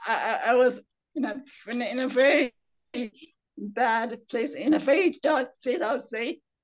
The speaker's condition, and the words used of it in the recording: Stuttering. But then on those days where I have like a bad speech day or weeks or it could even be months,